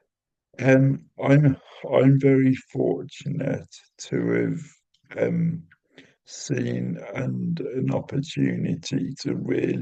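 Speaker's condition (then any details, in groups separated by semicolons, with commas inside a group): Cerebral palsy; intrathecal baclofen pump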